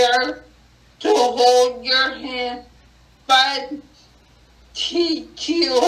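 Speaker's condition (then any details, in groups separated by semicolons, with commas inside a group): Acquired brain injury; cannot talk as before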